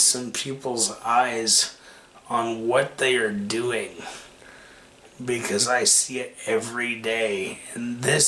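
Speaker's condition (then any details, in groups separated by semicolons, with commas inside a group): Cerebral palsy; takes medication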